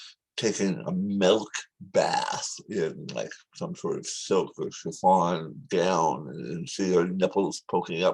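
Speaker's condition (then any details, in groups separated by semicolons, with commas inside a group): Tongue cancer surgery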